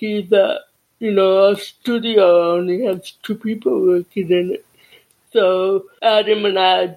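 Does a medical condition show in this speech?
Yes: cerebral palsy and deafness.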